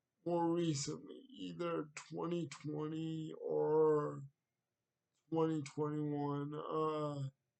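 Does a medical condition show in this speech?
Yes: cerebral palsy.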